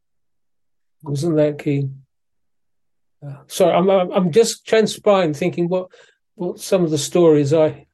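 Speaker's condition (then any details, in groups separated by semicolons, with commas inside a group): Parkinson's disease; physiotherapy, exercise training with physiotherapist after moving back to UK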